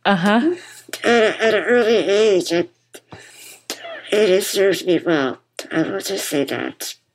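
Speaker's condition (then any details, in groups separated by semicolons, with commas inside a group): Muscular dystrophy; congenital form, diagnosed as toddler; BiPAP machine audible while talking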